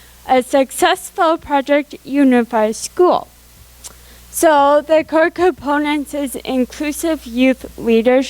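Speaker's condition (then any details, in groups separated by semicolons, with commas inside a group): Cerebral palsy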